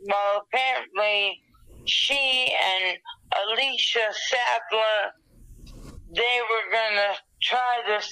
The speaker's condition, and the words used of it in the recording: Dysarthria. So the paralysis and the motor skills and the speech have all been affected.